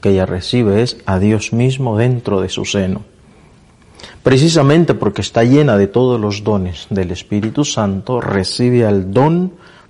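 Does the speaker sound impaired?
No.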